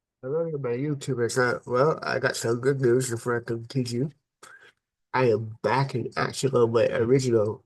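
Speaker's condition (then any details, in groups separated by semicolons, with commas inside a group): Cerebral palsy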